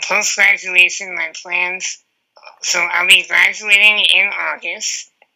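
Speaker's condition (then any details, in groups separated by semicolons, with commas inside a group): Spinal muscular atrophy; wheelchair user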